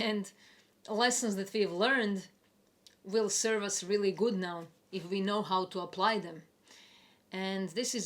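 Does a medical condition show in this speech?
No.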